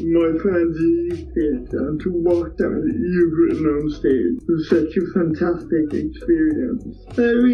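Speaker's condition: Cerebral palsy; speech impairment

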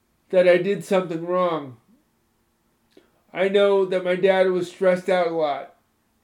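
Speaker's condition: Spastic cerebral palsy, moderate; uses crutches

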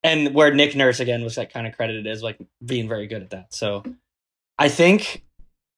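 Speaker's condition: No condition

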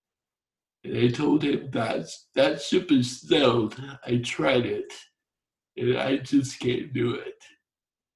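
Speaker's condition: Torsional dystonia; sudden onset eighth grade

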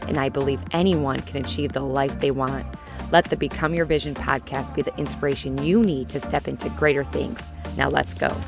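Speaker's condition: No condition

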